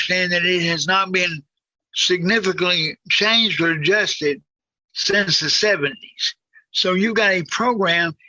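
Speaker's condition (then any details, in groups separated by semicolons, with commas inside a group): Cerebral palsy, severe; lifelong wheelchair user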